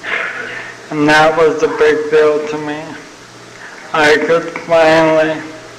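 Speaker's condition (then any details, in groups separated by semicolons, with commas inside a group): ALS (Lou Gehrig's disease); young onset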